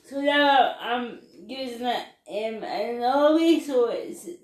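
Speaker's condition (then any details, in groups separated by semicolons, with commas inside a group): Cerebral palsy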